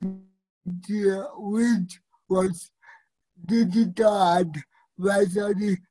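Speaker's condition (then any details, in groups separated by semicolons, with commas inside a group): Cerebral palsy; fine motor skill challenges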